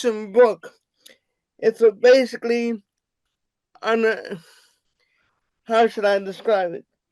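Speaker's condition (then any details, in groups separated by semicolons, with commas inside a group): Cerebral palsy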